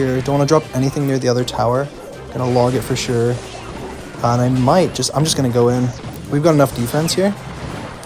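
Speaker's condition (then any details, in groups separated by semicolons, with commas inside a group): No condition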